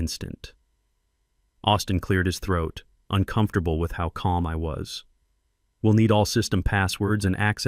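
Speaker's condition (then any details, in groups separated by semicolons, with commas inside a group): No condition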